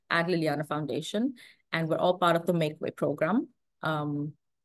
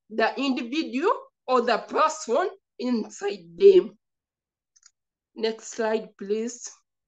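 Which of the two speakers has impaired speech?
The second: cerebral palsy; from birth, uncontrollable whole-body shaking.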